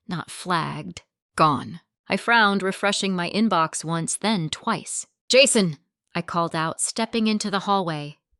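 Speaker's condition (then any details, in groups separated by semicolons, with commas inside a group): No condition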